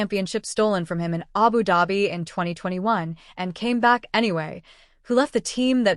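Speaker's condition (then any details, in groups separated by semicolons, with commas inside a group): No condition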